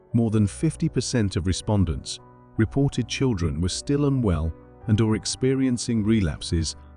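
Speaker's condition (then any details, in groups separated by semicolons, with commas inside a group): No condition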